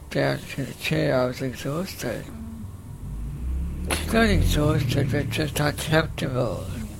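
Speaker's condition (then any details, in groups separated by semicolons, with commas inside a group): Facioscapulohumeral muscular dystrophy, facioscapulohumeral (FSHD); named facioscapulohumeral form in late 20s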